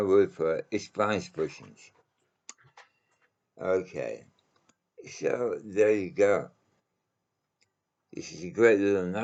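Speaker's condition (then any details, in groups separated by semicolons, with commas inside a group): Mouth cancer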